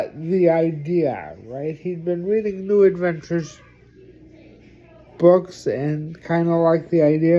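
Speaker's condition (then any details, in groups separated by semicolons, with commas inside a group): Cerebral palsy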